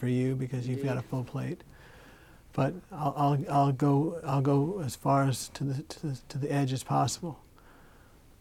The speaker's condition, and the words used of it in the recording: Parkinson's disease. I went to speech therapy and they said I didn't need it.